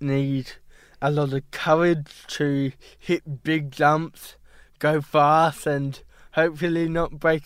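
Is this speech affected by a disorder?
Yes: cerebral palsy; diagnosed at 12 months, Westmead hospital, prognosis may never walk or talk, play-based therapy; age 17, ongoing therapies via Cerebral Palsy Alliance, placing ski poles difficult.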